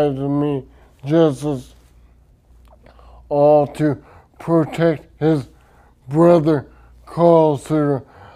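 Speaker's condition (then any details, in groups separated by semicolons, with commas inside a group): Traumatic brain injury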